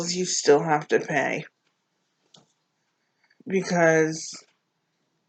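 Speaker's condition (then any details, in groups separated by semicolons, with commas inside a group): Cerebral palsy; since childhood; occasional word trouble from short-term memory loss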